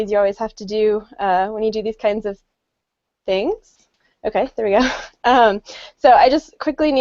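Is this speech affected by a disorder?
No.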